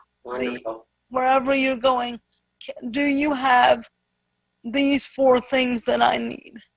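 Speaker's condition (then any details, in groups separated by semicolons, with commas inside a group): Spastic quadriplegic cerebral palsy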